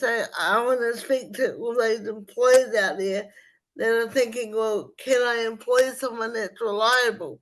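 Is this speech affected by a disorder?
Yes: spastic cerebral palsy.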